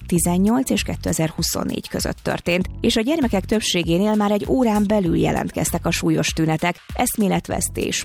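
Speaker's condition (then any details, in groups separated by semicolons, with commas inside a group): No condition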